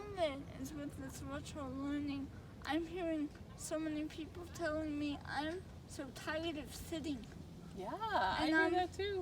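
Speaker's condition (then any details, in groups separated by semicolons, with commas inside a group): Cerebral palsy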